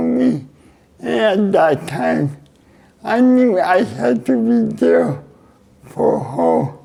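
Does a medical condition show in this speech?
Yes: cerebral palsy; neck surgery went badly.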